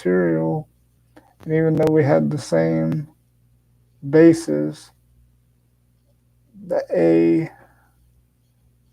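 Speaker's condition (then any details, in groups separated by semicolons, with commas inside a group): Cerebral palsy; has had speech therapy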